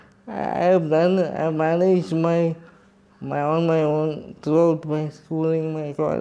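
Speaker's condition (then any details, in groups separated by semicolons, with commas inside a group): Cerebral palsy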